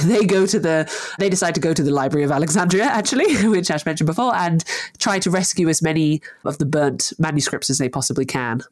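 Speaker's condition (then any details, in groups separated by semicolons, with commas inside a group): No condition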